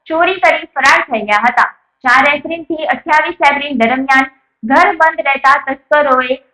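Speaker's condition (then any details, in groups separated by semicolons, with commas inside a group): No condition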